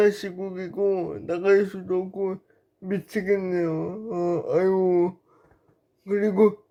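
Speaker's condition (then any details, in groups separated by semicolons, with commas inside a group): Brain lesion disability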